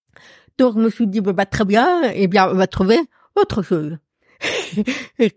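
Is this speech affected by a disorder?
Yes: profound deafness; past workplace accommodation for phone calls and written meeting transcription; audible accent from deafness, noticeable to everyone.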